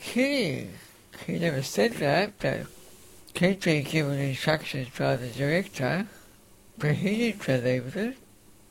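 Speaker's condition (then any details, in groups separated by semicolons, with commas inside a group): Facioscapulohumeral muscular dystrophy, facioscapulohumeral (FSHD); respirator pump wheezing audible in recording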